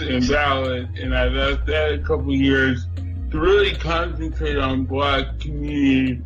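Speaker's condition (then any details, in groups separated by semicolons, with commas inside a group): Cerebral palsy; cerebral palsy from birth, nosebleed and stopped breathing as newborn at home in Buffalo, no ambulance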